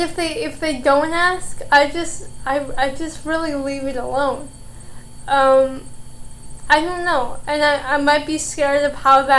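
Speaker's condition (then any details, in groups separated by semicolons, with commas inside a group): Cerebral palsy, mild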